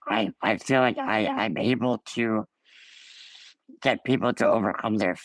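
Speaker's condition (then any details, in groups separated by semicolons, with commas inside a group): Ullrich congenital muscular dystrophy; Ullrich found at 25 by DNA test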